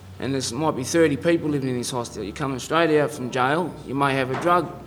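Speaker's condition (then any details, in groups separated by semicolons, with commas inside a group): No condition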